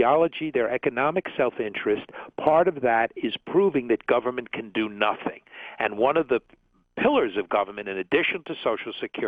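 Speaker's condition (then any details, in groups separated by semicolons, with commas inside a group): No condition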